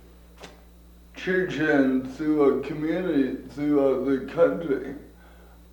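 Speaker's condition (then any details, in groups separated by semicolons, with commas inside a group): Cerebral palsy; from birth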